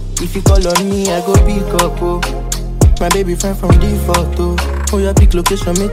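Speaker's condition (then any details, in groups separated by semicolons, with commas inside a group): No condition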